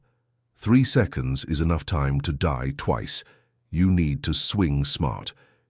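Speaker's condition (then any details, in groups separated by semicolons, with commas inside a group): No condition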